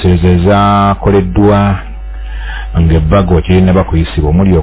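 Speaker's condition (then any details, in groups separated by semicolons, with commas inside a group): No condition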